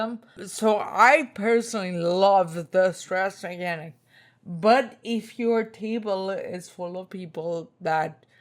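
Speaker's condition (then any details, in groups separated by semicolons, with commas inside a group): Spinocerebellar ataxia type 2, SCA2; tongue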